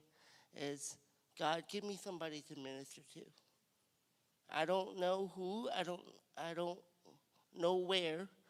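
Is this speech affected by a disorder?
Yes: cerebral palsy; cerebral palsy, from birth.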